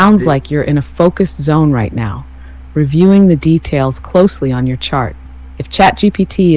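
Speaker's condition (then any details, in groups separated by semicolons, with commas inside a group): No condition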